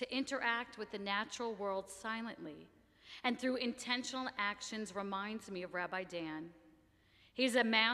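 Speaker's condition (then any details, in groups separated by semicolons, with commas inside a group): No condition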